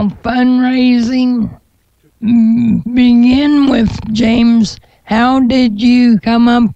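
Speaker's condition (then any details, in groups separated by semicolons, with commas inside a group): Cerebral palsy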